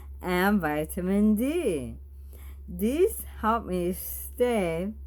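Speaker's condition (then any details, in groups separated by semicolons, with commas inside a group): Bulbar ALS, bulbar onset; mucus affecting night breathing, dry mouth, trouble holding jaw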